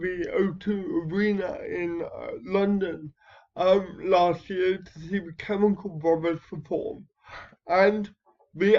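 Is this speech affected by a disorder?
Yes: cerebral palsy.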